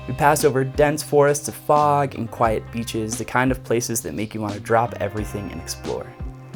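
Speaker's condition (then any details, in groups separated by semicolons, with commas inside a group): No condition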